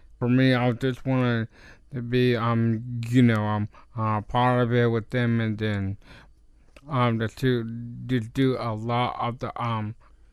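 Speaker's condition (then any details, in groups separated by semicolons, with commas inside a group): Down syndrome; genetic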